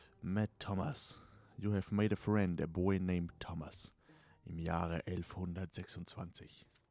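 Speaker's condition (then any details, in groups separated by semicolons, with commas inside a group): No condition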